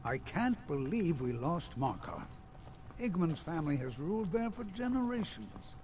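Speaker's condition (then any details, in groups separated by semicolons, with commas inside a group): No condition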